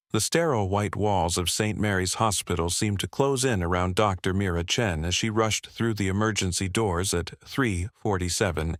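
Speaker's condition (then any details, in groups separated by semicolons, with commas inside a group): No condition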